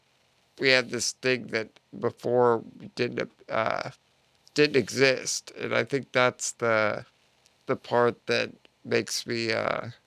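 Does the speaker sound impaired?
Yes: Duchenne muscular dystrophy; adult stem cell therapy in Panama about 4 years ago, first person with Duchenne treated so; relies on breathing machine.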